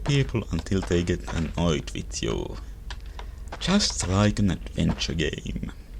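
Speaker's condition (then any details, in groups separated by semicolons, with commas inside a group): No condition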